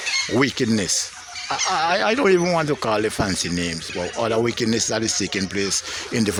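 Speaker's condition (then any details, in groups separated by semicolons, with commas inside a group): No condition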